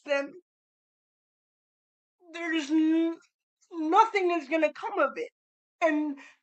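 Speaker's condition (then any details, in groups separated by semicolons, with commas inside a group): Cerebral palsy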